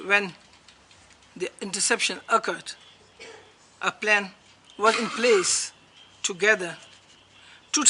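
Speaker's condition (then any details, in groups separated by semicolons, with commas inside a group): No condition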